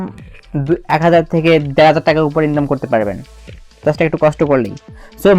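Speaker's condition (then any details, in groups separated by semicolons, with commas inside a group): No condition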